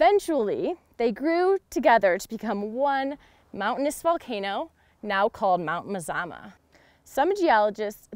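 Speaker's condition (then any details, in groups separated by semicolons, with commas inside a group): No condition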